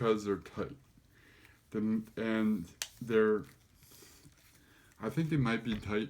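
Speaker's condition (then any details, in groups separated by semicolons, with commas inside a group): Cerebral palsy; affects gait and walking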